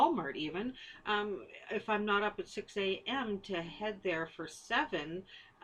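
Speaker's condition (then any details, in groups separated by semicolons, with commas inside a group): No condition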